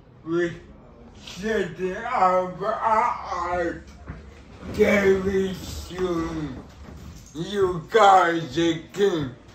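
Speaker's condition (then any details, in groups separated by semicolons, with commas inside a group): Cerebral palsy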